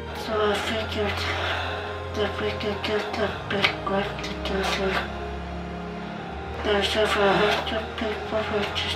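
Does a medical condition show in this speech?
Yes: ALS.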